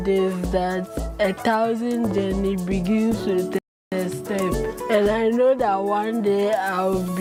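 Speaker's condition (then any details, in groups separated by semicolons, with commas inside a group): Cerebral palsy; from birth; 24 years since birth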